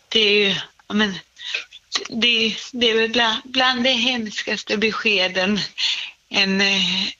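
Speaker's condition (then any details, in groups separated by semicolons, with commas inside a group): Cerebral palsy; congenital CP injury, affects motor function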